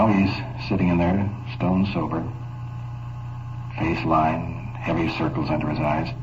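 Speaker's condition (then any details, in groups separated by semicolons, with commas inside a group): No condition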